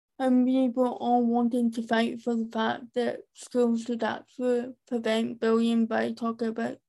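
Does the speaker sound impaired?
Yes: profound hearing loss, cochlear implant user; both ears, from infancy, confirmed at nine months, comorbid with cerebral palsy, maternal CMV.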